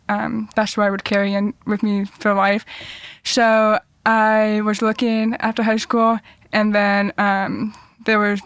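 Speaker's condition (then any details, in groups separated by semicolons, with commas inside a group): Deafness; cochlear implants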